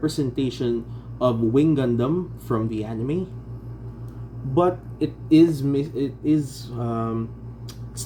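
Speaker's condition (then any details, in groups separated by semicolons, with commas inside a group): No condition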